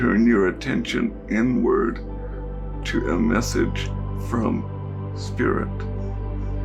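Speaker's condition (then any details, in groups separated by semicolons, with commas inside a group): Cerebral palsy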